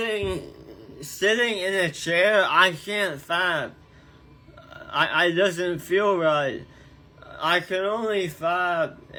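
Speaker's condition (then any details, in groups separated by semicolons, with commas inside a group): Tongue cancer surgery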